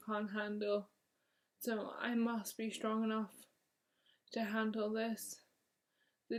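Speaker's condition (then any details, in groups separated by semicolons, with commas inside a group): Motor neurone disease; onset in left hand; three years since diagnosis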